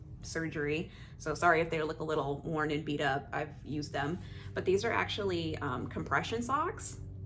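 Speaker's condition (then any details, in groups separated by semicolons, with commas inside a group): No condition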